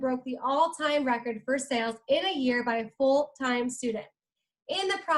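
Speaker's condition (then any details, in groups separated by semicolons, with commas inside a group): No condition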